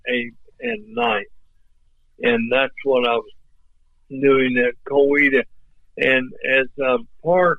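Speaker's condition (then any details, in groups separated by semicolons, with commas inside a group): ALS; voice off but clear and understandable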